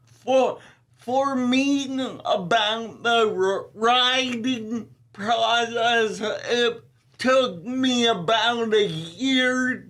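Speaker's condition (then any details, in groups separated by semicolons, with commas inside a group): Ataxia telangiectasia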